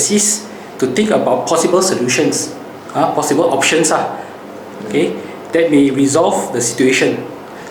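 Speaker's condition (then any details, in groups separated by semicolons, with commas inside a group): No condition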